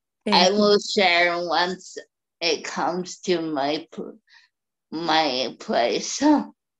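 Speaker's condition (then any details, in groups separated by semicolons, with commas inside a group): Cerebral palsy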